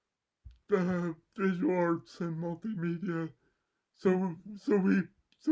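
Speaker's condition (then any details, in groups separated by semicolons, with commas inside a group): Cerebral palsy; mild left side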